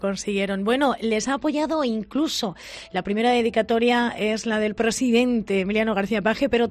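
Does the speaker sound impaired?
No.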